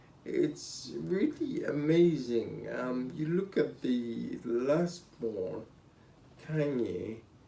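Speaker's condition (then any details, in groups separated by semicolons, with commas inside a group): Spinocerebellar ataxia (sca7)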